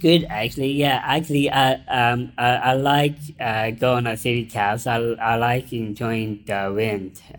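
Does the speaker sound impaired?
Yes: Down syndrome; intellectual disability.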